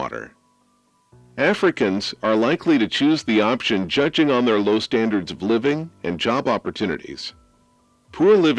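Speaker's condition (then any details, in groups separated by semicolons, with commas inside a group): No condition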